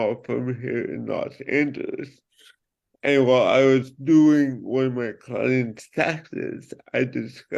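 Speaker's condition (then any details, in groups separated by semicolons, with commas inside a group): Cerebral palsy; speech slightly different, may sound drunk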